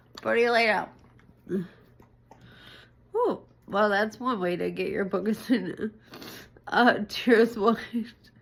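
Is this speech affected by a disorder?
Yes: ALS.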